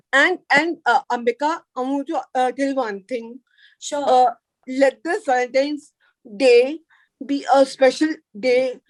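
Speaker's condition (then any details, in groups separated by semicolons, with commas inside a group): Cerebral palsy; from birth, floppy limbs, poor head control; could not talk as a child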